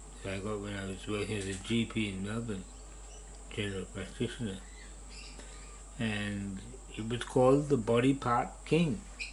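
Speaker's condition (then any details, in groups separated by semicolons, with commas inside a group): Parkinson's disease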